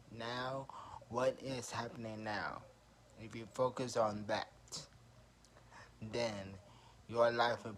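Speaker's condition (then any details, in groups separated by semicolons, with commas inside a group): Traumatic brain injury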